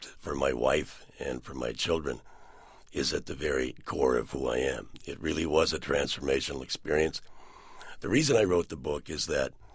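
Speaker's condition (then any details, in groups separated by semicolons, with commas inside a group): Partial laryngectomy for throat cancer; 80% larynx removed, Cleveland Clinic experimental surgery attached left neck muscles; mute about two years after surgery, then sounded like Brando in the Godfather, long-term trach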